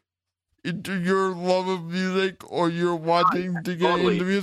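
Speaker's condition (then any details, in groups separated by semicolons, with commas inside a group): Cerebral palsy; since childhood, wheelchair user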